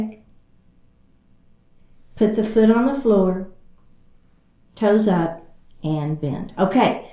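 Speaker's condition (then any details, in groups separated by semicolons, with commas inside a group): No condition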